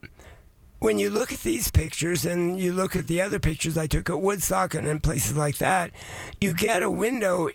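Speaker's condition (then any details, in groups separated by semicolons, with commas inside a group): Voice changed after vocal cord surgery; vocal cord surgery about two years ago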